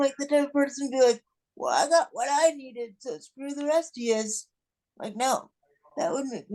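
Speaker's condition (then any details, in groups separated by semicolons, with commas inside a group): Cerebral palsy; non-progressive, will not improve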